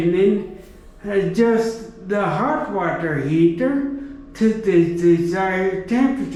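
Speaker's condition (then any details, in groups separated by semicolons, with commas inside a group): Traumatic brain injury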